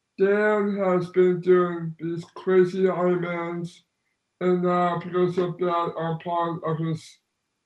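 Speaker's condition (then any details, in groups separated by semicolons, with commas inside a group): Down syndrome; congenital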